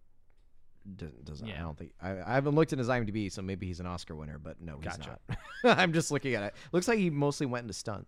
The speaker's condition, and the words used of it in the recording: No condition.